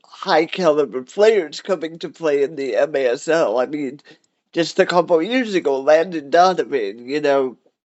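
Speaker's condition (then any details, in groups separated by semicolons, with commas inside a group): Cerebral palsy; cerebral palsy, wheelchair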